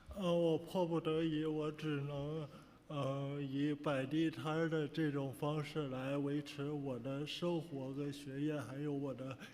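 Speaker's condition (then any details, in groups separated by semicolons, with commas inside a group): Cerebral palsy; speech impediment, needs extra time, uses interpreter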